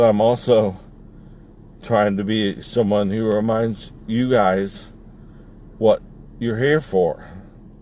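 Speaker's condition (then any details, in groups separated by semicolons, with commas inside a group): ALS; diagnosed two years ago, twitching limbs, torso, weak, struggling to walk; speech starting to be affected, cannot sing, breathing worsening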